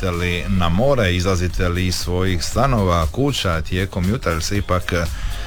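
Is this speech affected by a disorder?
No.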